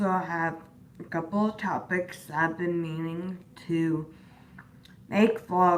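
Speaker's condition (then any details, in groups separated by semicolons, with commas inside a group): Disability causing slurred speech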